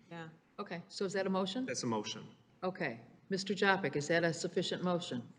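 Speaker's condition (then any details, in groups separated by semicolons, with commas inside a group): No condition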